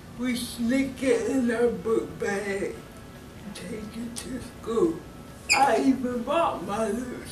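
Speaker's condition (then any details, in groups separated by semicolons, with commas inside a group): Cerebral palsy; speech impairment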